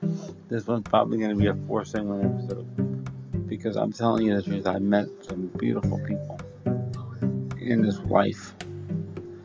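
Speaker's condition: Cerebral palsy

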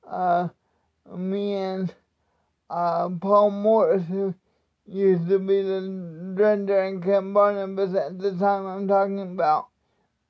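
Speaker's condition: Cerebral palsy; speech not affected by disability

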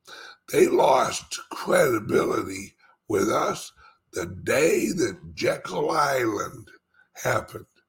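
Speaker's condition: Speech impediment; says barely able to talk

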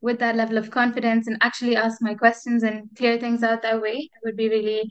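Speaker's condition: No condition

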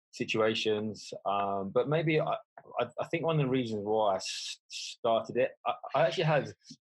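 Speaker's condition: Stammer; stammer since childhood, not caused by fighting per host, past speech therapy; stammer present during podcast, daily struggle, sometimes hard to articulate; avoids certain words, speech speeds up when nervous, hard to say exactly what intended; repeated words, prolonged sounds

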